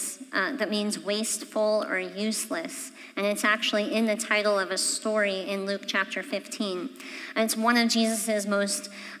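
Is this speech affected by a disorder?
Yes: cleft palate; congenital.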